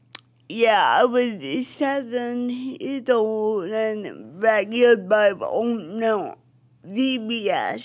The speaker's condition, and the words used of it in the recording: Cerebral palsy. So the parts that were, you know, oxygen deprived, mm-hmm. are the parts that, you know, my speech, my movements, my balance.